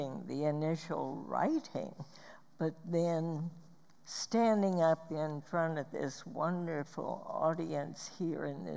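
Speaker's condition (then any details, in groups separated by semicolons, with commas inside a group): Spasmodic dysphonia; voice loss, breaks mid-sentence like tiny cough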